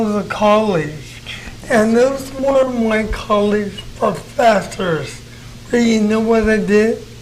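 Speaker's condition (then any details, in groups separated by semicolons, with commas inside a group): Cerebral palsy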